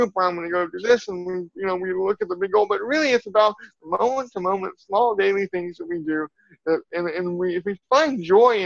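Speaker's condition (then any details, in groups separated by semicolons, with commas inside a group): Cerebral palsy; from birth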